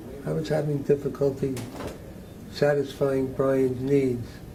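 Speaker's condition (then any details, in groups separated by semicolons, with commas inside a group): Parkinson's disease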